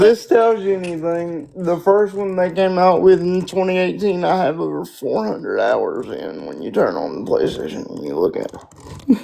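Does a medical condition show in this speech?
Yes: spastic quadriplegic cerebral palsy.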